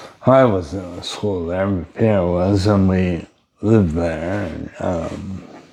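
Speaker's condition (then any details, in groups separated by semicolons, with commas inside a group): Brain injury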